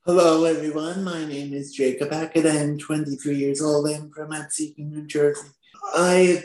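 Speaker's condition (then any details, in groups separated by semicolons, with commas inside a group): Spastic quadriplegic cerebral palsy; from birth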